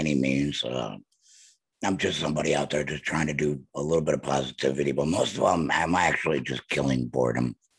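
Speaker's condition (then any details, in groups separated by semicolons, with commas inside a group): Laryngectomy, voice prosthesis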